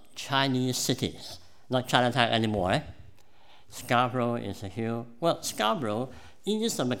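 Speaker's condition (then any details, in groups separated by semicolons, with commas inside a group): Cleft palate; present from birth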